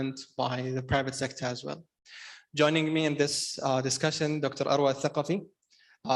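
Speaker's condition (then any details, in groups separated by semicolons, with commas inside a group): No condition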